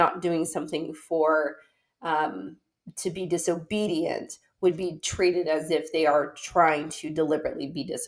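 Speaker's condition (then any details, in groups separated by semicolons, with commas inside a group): No condition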